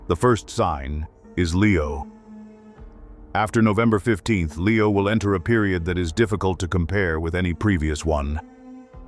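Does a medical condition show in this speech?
No.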